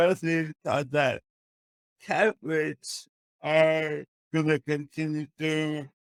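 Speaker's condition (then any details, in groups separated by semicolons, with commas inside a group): Cerebral palsy; speech affected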